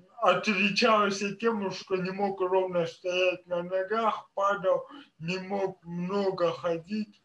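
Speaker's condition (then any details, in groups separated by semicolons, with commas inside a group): Cerebral palsy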